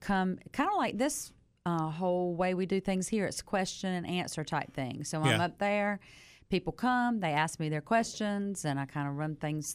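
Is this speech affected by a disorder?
No.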